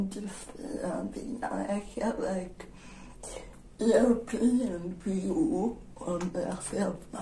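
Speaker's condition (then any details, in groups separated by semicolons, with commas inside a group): Generalized dystonia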